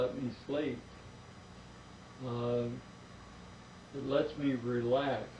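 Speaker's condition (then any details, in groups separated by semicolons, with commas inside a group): Parkinson's disease; hand tremor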